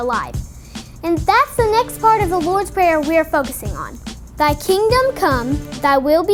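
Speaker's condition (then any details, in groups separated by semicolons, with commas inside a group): No condition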